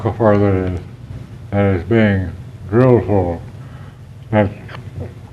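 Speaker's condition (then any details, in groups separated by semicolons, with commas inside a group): Parkinson's; may be hard to understand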